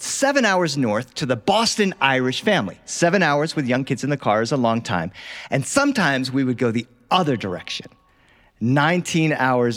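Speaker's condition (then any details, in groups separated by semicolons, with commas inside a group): No condition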